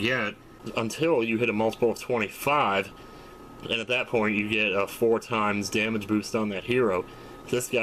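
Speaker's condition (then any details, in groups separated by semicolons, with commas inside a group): No condition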